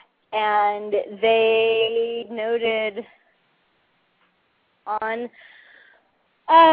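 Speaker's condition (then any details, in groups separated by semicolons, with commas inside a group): Cerebral palsy; stutters from speech muscle spasms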